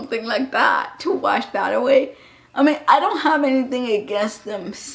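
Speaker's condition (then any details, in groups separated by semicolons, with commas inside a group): Cerebral palsy; occupational and physical therapy, spasm medication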